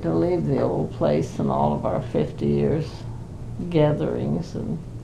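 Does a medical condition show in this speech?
Yes: Parkinson's; not very able to do much.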